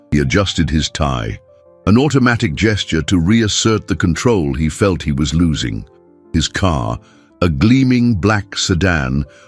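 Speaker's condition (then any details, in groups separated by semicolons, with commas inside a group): No condition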